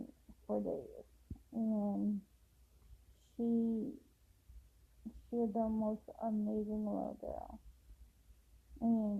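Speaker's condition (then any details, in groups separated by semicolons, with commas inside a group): Cerebral palsy; affects walking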